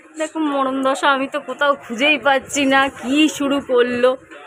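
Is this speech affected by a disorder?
No.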